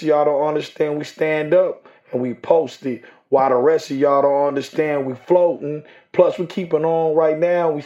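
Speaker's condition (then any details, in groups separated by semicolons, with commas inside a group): No condition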